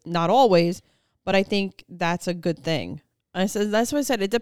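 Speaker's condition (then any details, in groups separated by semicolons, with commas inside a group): No condition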